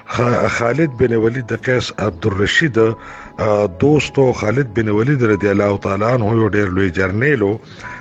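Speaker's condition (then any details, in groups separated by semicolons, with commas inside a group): No condition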